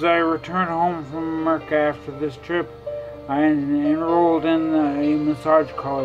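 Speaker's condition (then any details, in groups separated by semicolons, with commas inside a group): Traumatic brain injury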